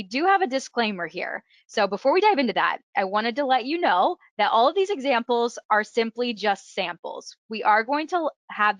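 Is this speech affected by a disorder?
No.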